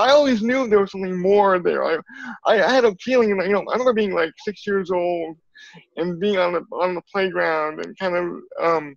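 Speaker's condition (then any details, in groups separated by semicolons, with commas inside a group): Cerebral palsy; from birth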